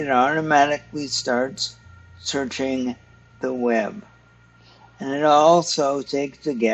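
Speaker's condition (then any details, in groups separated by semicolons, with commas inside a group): Cerebral palsy; stiff muscles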